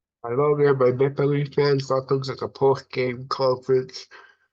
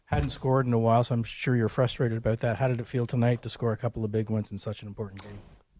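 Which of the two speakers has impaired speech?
The first: cerebral palsy; from birth, affects brain and body muscles.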